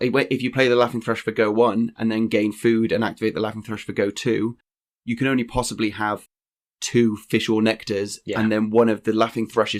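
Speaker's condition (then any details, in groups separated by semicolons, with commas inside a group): No condition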